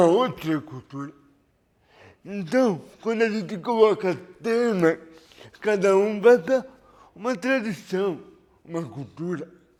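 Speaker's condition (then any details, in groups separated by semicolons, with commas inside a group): Cerebral palsy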